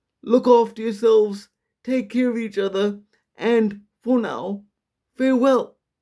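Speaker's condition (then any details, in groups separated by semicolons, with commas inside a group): Quadriplegic cerebral palsy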